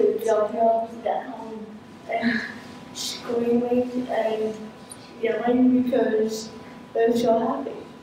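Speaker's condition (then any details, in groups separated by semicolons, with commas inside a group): Cerebral palsy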